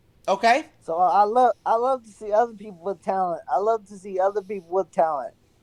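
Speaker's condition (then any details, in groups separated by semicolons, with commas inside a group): Severe traumatic brain injury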